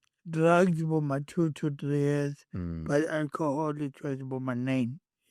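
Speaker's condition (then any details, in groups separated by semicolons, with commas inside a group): Cerebral palsy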